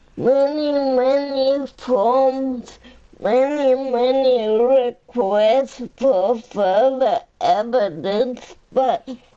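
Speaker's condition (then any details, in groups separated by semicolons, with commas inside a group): Cerebral palsy; uses a power chair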